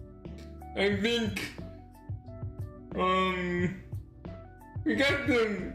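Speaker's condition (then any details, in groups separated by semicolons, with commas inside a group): Cerebral palsy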